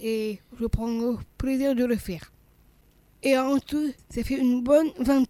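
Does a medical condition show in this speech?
Yes: Down syndrome; congenital, heart malformation, heart surgery at age one after staphylococcus aureus, later reoperated; swallowing problems, slowness, childhood speech therapy to tone tongue.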